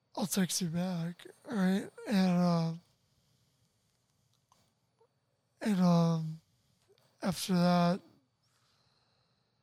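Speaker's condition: Tracheostomy, ventilator dependent; ventilator 24 hours a day through tracheostomy

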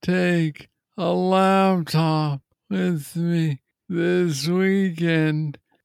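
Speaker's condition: Parkinson's disease; young onset

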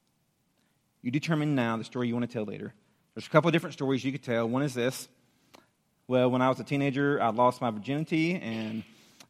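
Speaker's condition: No condition

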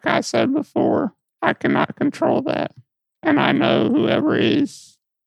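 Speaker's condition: Muscular dystrophy; lifelong, muscle atrophy and weight loss, muscle and fat lost around tailbone, repositioned in bed by mother

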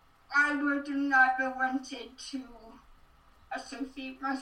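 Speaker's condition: Cerebral palsy

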